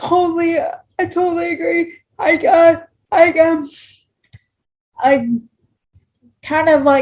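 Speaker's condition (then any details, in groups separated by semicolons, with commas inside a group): Cerebral palsy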